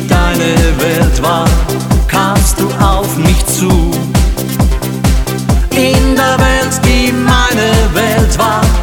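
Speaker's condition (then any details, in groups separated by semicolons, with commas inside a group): No condition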